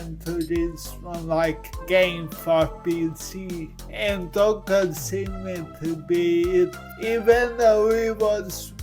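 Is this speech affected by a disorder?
Yes: cerebral palsy.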